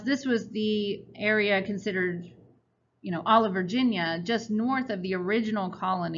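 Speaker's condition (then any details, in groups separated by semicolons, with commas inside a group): No condition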